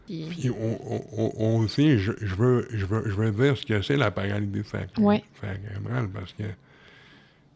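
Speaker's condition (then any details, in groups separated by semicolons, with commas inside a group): Cerebral palsy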